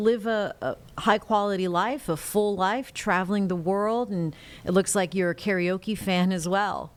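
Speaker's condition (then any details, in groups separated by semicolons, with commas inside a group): No condition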